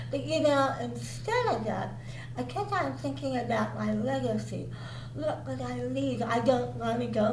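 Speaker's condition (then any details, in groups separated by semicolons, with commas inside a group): Cerebral palsy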